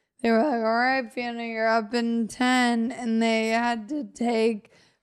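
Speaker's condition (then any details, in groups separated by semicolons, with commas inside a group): Friedreich's ataxia; wheelchair user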